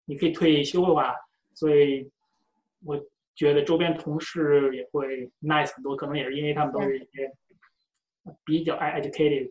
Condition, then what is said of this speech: Stuttering. 我讲中文的时候没有我说英文那么口吃